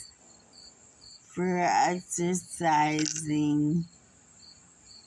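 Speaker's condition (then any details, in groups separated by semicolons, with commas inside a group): Muscular dystrophy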